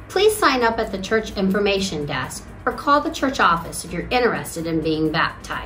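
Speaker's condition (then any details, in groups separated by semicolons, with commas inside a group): No condition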